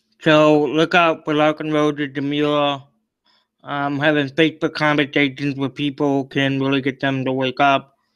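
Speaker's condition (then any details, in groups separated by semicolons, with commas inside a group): Cerebral palsy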